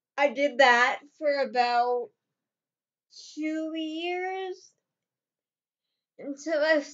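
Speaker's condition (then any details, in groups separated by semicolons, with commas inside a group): Cerebral palsy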